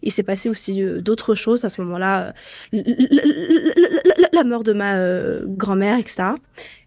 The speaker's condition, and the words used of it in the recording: Stuttering. Donc, je laisse le bégaiement vivre, et il me laisse vivre aussi, et on vit en cohabitation.